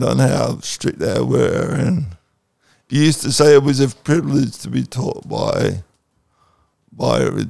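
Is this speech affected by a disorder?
Yes: cerebral palsy.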